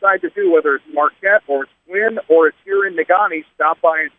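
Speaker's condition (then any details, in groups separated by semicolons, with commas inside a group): No condition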